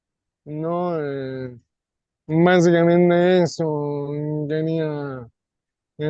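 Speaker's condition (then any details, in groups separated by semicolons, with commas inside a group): ALS; non-bulbar form; over 3 years since onset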